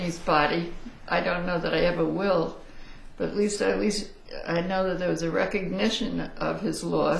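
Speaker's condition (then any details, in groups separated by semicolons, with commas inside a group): No condition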